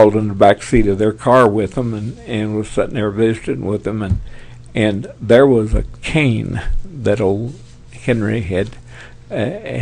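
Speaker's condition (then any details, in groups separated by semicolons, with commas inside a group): Parkinson's; tremors as early symptom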